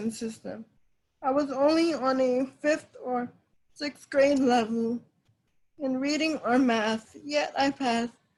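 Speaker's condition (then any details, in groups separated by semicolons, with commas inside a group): Cerebral palsy; cerebral palsy, uses wheelchair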